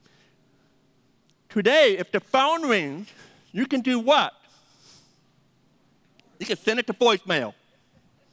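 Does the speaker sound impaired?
Yes: deafness; needs names repeated several times.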